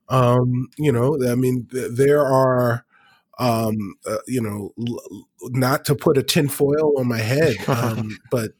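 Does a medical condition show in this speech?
No.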